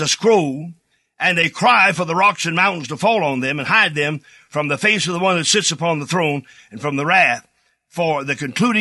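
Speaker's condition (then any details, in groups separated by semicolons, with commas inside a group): No condition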